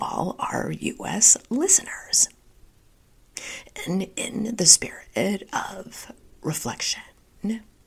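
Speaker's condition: Spasmodic dysphonia; diagnosed seven months ago

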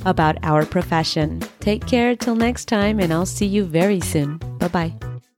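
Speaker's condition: No condition

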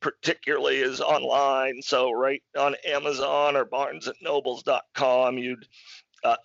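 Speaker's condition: Spasmodic dysphonia; sudden onset in adulthood during period of high work pressure

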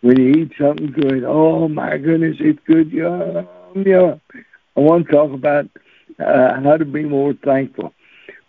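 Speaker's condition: Cerebral palsy; since birth

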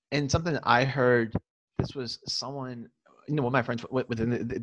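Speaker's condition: Stuttering; stuttering varies day to day, much more disfluent when nervous, e.g. public speaking, reading aloud; repeated sounds

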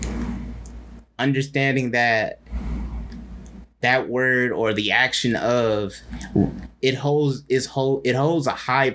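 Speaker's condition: No condition

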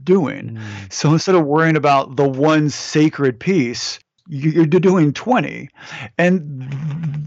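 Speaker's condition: Stuttering; lifelong stutter, never goes away, Toastmasters member for a while practicing public speaking; ongoing stutter, constant struggle, asks others not to finish words; sometimes quieted through focus, phone calls a struggle; repeated sounds

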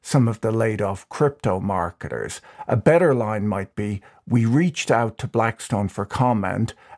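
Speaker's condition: No condition

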